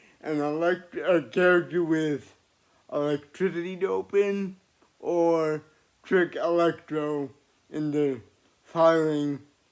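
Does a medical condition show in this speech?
Yes: cerebral palsy.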